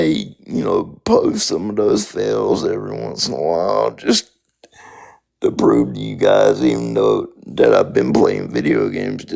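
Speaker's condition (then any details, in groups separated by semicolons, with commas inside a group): Spastic quadriplegic cerebral palsy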